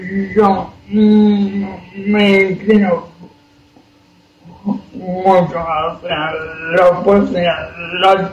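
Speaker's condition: Cerebral palsy; cerebral palsy from birth, could not walk in childhood, carried in baby chair until almost age 6; age 56, 56 years since onset; host Sinda Miranda interprets and repeats speech throughout interview, poems voiced by Diego Rodríguez

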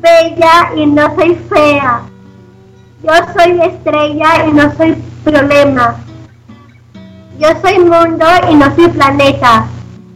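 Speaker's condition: Down syndrome; self-described good language

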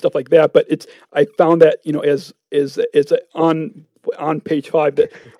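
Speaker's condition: Stuttering; lifelong stuttering; repeated words

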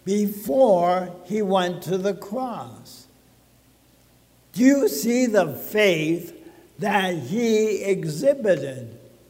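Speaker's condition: ALS (Lou Gehrig's disease); limited breath

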